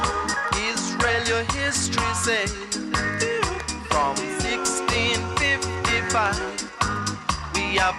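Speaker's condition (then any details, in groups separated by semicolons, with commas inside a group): No condition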